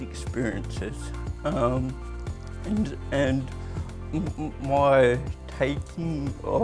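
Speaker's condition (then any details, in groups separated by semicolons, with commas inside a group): Cerebral palsy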